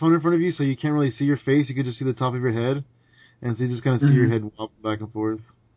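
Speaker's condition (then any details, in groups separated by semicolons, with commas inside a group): No condition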